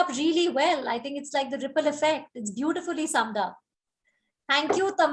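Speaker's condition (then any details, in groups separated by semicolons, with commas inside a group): No condition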